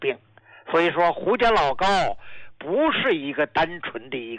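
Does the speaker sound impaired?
No.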